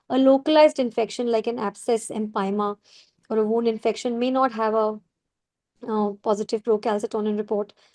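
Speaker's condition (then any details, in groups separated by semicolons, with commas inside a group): No condition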